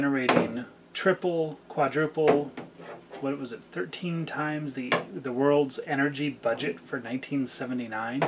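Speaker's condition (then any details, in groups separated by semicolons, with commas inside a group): No condition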